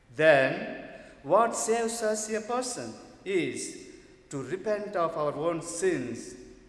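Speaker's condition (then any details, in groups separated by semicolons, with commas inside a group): No condition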